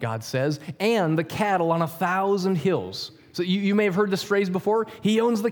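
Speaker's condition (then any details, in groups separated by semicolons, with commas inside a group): No condition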